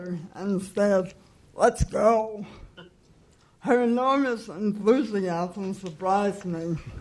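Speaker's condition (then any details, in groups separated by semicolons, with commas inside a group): Cerebral palsy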